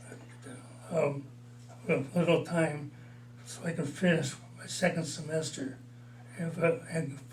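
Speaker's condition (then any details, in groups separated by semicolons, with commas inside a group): Parkinson's disease, mild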